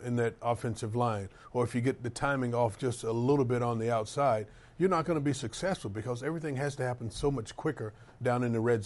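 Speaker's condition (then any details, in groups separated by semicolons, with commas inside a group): No condition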